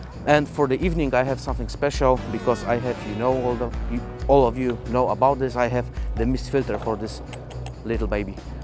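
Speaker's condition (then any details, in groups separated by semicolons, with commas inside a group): No condition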